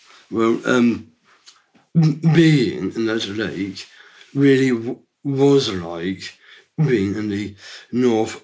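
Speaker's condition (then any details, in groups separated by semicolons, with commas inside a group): Down syndrome; from birth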